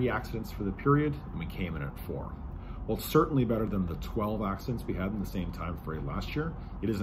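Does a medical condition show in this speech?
No.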